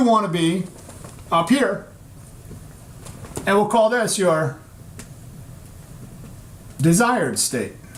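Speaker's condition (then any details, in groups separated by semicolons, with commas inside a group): No condition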